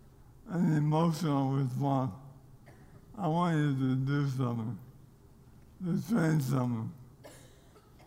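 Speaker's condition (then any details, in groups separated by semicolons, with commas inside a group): ALS; physically changed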